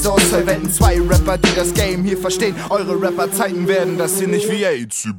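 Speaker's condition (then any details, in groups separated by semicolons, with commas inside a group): No condition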